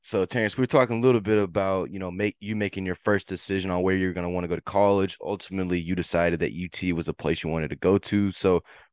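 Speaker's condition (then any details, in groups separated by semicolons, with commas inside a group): No condition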